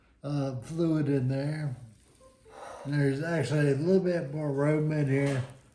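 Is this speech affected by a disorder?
Yes: Friedreich's ataxia.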